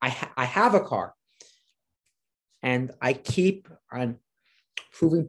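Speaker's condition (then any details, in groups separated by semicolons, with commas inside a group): Stuttering; adult aged 30; stuttered somewhat in first six episodes, slowing down allows words to be pronounced; repeated words, blocks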